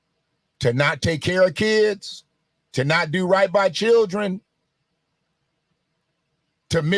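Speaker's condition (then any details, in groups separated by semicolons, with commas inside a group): No condition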